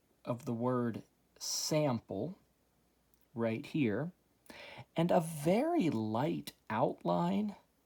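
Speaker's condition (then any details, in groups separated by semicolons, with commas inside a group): No condition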